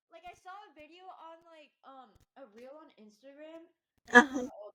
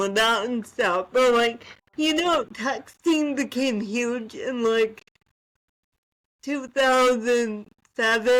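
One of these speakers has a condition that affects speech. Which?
The second: cerebral palsy; from birth, oxygen deprivation, whole body, spastic, hypotonic, ataxic features; sounded out of breath learning to talk, had speech therapy.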